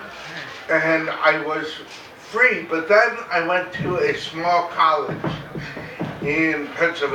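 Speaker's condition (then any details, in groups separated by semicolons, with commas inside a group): Cerebral palsy; very mild form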